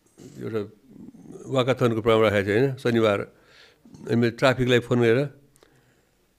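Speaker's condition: Parkinson's disease; gait trouble, arm knocking waist, spotted by Dr Basanta Pant, DBS advised by Dr Takaomi Taira

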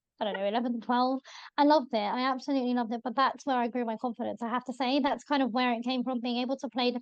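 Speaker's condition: Bilateral cleft lip and palate; adult, no operations since 25, hearing issue, speech and language therapy years ago

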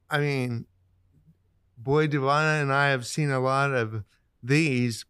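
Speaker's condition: Cerebral palsy; pretty able-bodied

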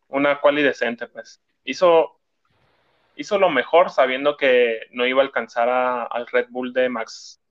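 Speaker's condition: No condition

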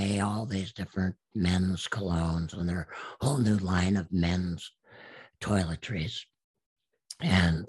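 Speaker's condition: Absent vocal cords; speech therapist saw no hope

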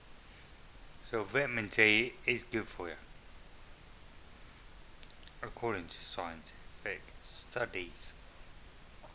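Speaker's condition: Multiple sclerosis; no medication for first 10 years, relatively stable then, hospitalised about 2 years ago; may be starting to slur words, slowed reading pace

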